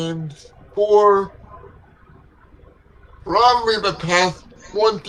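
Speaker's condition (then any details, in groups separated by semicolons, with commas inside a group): Cerebral palsy; legs affected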